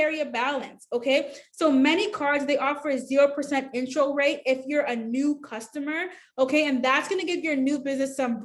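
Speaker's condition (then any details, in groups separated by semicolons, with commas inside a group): No condition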